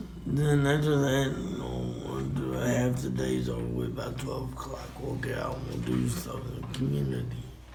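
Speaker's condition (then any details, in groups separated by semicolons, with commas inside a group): Traumatic brain injury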